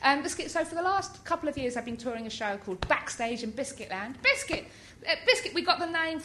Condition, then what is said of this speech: Tourette syndrome. But they began to intensify in my early 20s and have a much bigger... impact on my life.